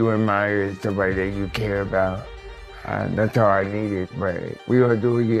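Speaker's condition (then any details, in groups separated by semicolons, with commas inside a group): Cerebral palsy; verbal, can articulate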